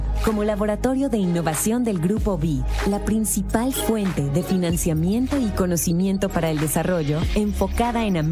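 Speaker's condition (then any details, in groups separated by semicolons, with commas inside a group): No condition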